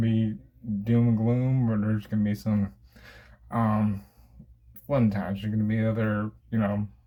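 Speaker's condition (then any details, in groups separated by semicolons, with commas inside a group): Cerebral palsy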